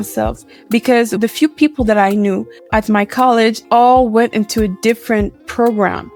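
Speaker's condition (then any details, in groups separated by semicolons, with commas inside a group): No condition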